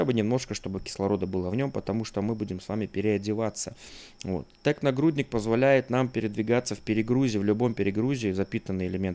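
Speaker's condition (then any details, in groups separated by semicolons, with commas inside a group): No condition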